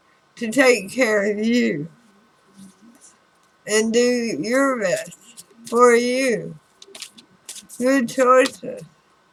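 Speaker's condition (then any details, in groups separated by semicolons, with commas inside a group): Throat cancer radiation damage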